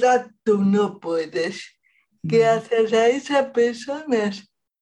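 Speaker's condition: Cerebral palsy; present at least 40 years

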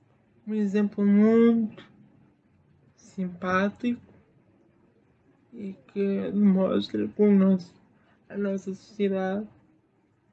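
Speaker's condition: Spastic cerebral palsy; spastic motor type

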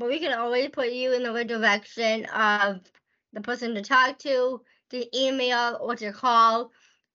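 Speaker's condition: Down syndrome

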